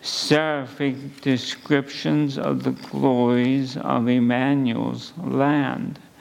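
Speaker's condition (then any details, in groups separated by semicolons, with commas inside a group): ALS; at least a couple of months since diagnosis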